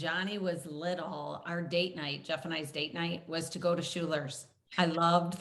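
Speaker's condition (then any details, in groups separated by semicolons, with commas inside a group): No condition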